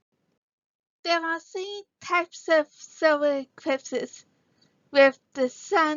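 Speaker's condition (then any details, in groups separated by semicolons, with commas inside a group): Cerebral palsy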